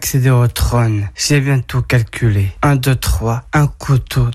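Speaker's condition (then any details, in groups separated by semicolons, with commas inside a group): Down syndrome; from birth, diagnosed by doctor at birth; age 35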